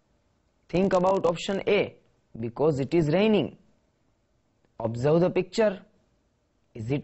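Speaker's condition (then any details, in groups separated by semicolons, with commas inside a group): No condition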